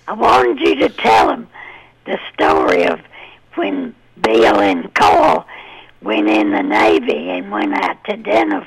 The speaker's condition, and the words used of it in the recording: Vocal cord paralysis. Well, actually, you could tell it, but I guess your voice is not as what it needs to be.